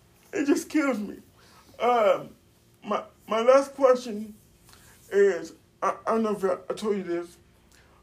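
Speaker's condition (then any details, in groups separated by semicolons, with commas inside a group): Cerebral palsy; uses wheelchair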